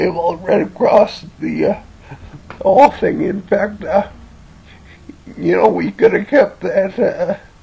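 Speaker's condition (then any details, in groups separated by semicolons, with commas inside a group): Cerebellar ataxia from brain tumour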